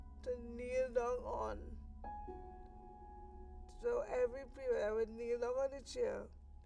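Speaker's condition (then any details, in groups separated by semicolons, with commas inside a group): Cerebral palsy; lifelong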